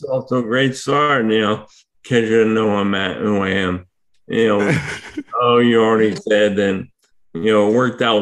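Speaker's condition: ALS; difficulty speaking for long periods

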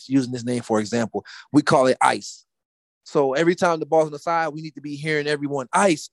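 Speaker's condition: No condition

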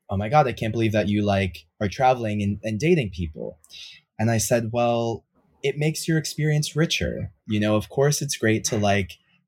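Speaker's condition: No condition

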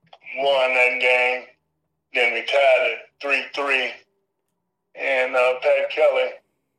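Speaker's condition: Parkinson's disease; symptoms vary day to day

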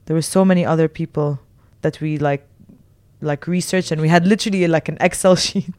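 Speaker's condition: No condition

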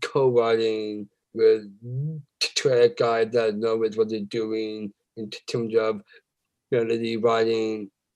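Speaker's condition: Down syndrome

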